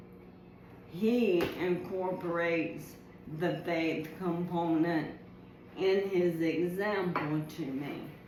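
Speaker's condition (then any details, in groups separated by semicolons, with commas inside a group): ALS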